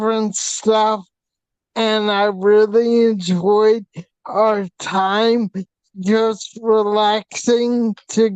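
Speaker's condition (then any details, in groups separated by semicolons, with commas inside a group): Hydrocephalus with shunt failure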